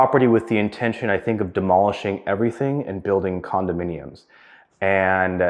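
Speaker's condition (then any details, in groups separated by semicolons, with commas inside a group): No condition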